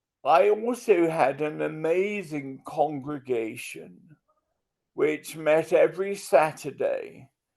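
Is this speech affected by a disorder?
Yes: multiple sclerosis.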